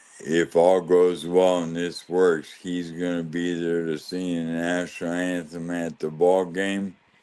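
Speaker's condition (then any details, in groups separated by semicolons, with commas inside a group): ALS; right side and left hand weakness, cane, leg brace; five to six years since diagnosis, progressing, weaker, on medication; losing ability to talk and swallow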